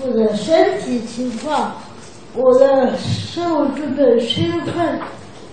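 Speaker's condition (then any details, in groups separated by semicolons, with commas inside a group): Cerebral palsy; cerebral palsy from birth, oxygen deprivation during breech delivery, unable to do farm work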